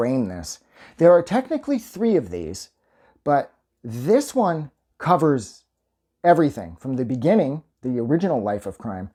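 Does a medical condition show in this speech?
No.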